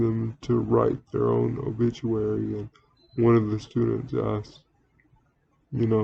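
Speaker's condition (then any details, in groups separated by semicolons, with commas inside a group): Cerebral palsy; wheelchair user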